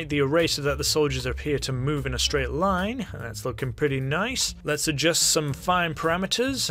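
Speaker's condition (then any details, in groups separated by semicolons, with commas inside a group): No condition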